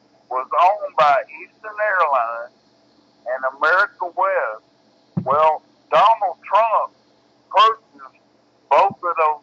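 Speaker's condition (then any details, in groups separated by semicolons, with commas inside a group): Cerebral palsy; bedbound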